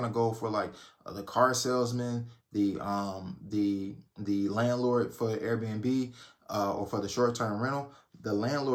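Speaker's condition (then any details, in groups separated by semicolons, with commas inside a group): No condition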